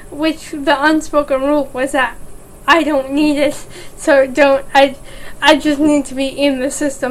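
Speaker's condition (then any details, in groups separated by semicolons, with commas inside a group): Cerebral palsy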